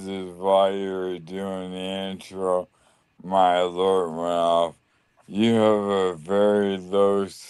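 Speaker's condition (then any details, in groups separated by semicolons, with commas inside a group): ALS; one leg affected, leg brace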